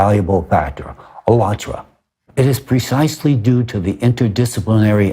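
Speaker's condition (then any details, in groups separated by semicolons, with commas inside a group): No condition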